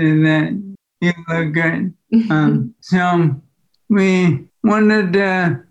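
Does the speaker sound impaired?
Yes: ALS; speech has declined.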